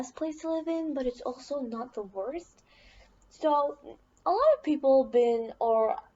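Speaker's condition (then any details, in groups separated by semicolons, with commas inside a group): No condition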